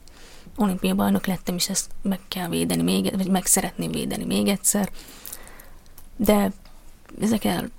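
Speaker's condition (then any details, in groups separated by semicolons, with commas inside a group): Deafness; cochlear implant 2.5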